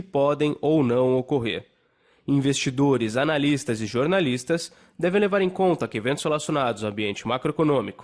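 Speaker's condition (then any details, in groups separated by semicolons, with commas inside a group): No condition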